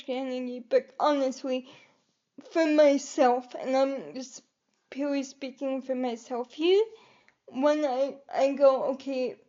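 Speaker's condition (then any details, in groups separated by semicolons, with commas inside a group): Cerebral palsy; quadriplegic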